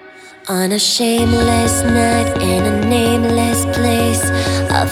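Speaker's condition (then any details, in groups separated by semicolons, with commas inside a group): No condition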